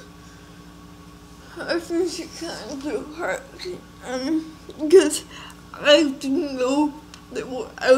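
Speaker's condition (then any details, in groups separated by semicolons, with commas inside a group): Cerebral palsy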